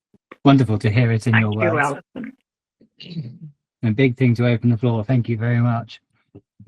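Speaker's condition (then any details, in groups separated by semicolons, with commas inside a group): No condition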